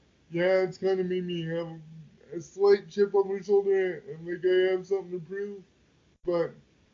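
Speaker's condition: Quadriplegic cerebral palsy; wheelchair user

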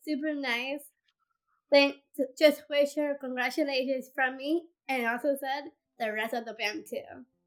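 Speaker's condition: Down syndrome; present since birth, about 26 to 27 years

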